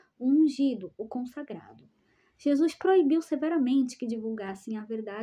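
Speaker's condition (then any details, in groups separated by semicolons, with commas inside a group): No condition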